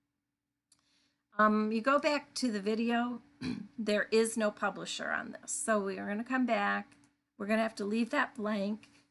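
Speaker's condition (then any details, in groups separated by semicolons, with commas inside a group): No condition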